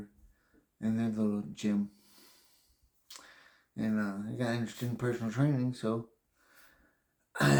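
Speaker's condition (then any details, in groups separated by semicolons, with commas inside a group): Brain injury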